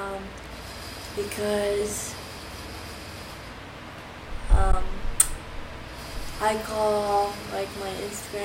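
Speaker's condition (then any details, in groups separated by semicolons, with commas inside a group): Cerebral palsy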